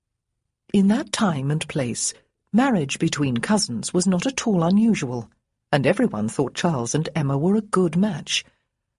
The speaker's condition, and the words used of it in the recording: No condition.